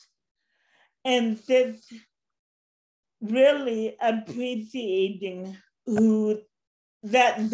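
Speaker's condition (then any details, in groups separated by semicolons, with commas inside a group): Cerebral palsy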